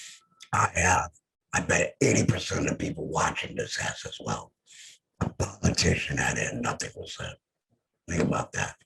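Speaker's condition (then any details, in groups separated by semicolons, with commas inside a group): Head and neck cancer; laryngectomy; voice lost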